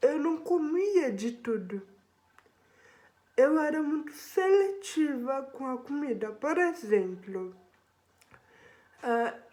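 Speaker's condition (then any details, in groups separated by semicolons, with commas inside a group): Cerebral palsy; specific motor neurons affected, unable to walk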